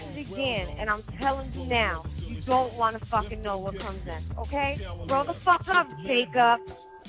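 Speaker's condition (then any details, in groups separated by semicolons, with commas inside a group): No condition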